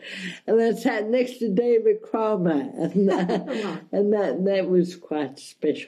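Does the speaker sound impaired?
Yes: cerebral palsy, mild; speech affected a bit.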